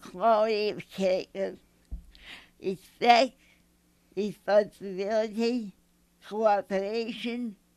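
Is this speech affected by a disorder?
Yes: mild cerebral palsy; mild cerebral palsy affecting speech; difficult to understand at first, easier once listener adjusts; hard to understand initially, listeners must listen closely.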